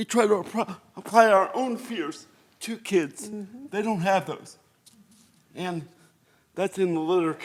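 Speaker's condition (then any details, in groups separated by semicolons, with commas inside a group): Cerebral palsy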